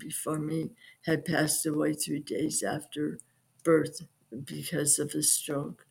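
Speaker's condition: Aphasia; aphasia after stroke at age 52, possibly familial, 3 months rehab, occupational and outpatient therapy; voice affected, worse when overly tired, former radio voice lost, host says sounds fine

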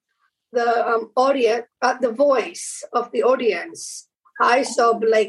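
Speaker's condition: Down syndrome; young adult

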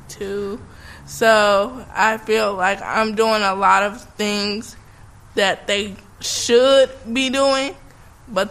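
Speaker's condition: Cerebral palsy

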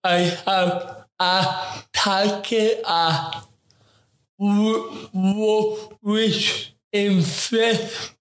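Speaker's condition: Ataxic cerebral palsy; movement

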